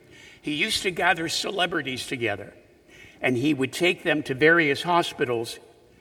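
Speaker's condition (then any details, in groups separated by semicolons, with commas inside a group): No condition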